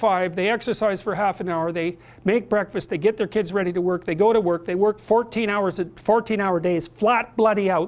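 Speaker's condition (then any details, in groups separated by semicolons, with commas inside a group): No condition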